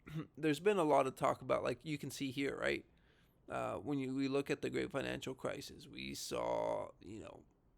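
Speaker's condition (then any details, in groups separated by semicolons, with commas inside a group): No condition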